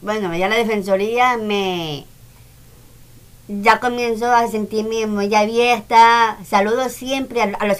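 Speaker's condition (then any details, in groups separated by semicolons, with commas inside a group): Down syndrome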